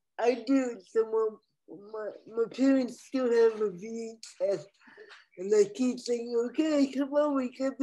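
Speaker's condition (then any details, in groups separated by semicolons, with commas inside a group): Cerebral palsy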